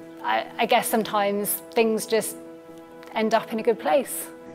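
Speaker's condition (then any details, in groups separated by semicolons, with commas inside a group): No condition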